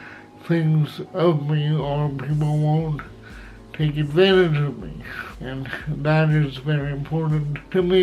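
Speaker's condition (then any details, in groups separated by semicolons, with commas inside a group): Cerebral palsy; voice differs from others'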